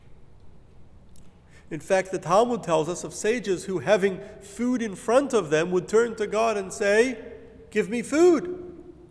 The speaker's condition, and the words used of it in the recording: No condition.